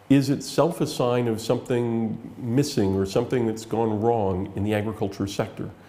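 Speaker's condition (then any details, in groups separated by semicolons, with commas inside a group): No condition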